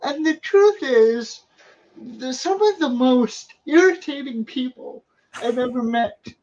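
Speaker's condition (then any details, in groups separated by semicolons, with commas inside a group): Cerebral palsy; wheelchair user, physical therapy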